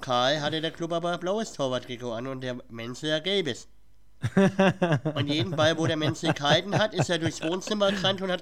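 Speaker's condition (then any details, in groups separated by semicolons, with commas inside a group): Cleft palate; has a cold at recording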